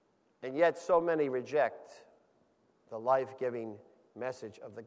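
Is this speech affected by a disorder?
No.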